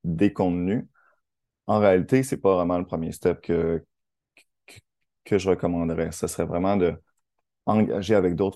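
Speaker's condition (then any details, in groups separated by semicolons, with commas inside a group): Stuttering; lives with stuttering, speech blocks at times; warns listeners speech may block during recording; attributed by speaker to capricious vocal cords; repeated sounds, blocks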